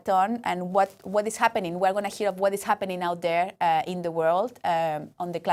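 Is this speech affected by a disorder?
No.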